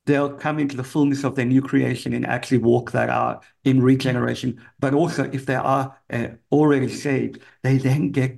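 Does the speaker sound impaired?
Yes: cleft palate; congenital.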